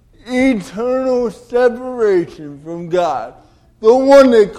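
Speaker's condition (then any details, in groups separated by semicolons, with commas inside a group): Cerebral palsy; delayed development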